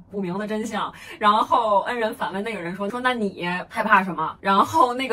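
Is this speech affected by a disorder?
No.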